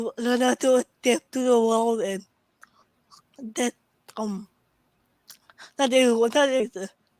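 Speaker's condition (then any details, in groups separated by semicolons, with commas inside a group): Cerebral palsy; present from birth; speech often hard to understand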